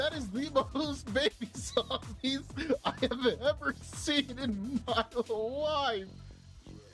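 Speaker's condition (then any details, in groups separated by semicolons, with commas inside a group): No condition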